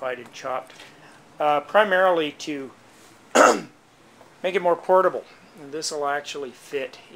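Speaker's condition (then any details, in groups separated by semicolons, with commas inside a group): No condition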